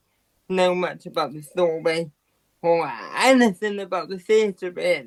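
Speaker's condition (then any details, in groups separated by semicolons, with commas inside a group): Quadriplegic cerebral palsy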